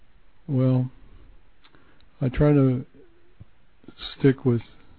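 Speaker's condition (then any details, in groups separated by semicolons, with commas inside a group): Parkinson's; low dose Mirapex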